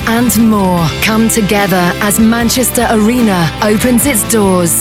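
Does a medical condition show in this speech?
No.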